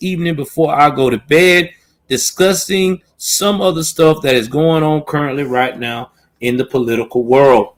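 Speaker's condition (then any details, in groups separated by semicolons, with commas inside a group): No condition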